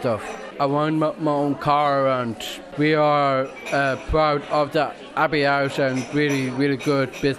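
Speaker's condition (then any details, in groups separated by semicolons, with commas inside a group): Down syndrome; young adult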